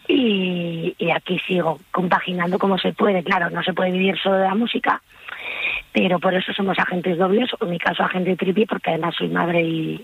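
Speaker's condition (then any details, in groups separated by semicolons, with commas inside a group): Vocal fold nodules, bilateral nodules; two vocal fold nodules, forbidden to sing yet keeps performing, voice also used in corporate training; voice broken after five shows friday to sunday, 22 shows this month, uses propolis-licorice remedy, lozenges; raspy voice, apologizes for voice, voice breaks under strain, falls back on Bonnie Tyler, Joaquín Sabina songs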